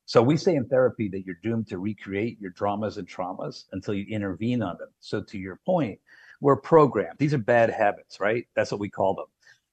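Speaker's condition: No condition

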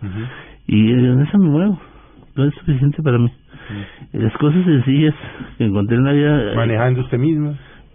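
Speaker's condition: Parkinson's disease; loss of strength

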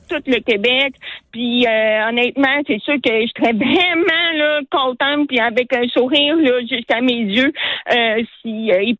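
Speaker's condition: Hearing loss; hard of hearing

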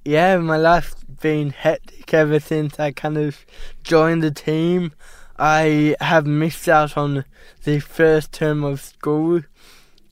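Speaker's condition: Cerebral palsy; age 17, ongoing therapies via Cerebral Palsy Alliance, placing ski poles difficult

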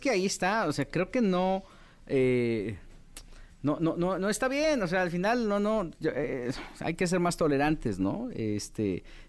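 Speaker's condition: No condition

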